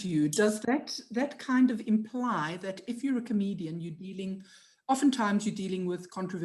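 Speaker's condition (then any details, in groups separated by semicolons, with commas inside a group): No condition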